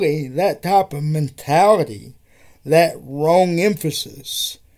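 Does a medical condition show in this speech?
Yes: cerebral palsy; wheelchair user.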